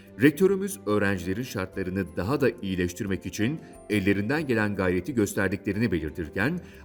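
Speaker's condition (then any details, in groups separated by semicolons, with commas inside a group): No condition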